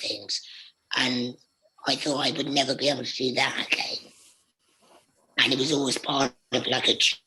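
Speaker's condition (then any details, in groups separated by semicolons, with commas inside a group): Laryngectomy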